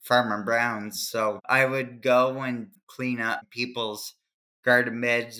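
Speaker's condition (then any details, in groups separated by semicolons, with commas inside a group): Cerebral palsy; from birth, brain injury from oxygen loss at fast birth, trouble remembering multiple tasks, hand movement and writing difficulty; plant work at MacArthur's nursery as therapy for hand movements and writing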